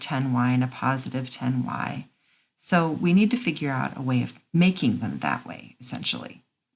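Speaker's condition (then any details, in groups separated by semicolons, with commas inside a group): No condition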